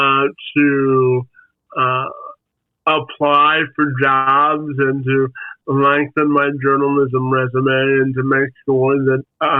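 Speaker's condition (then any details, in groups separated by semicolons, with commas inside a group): Spastic quadriplegic cerebral palsy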